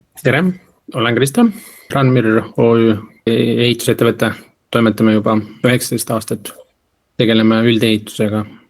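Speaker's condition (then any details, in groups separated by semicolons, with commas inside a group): No condition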